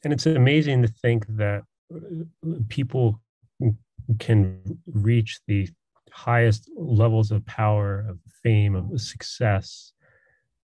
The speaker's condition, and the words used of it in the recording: Stuttering. There are blocks and repetitions and pauses, but it's much more conversational and much more coherent than the way I was communicating back at age 20,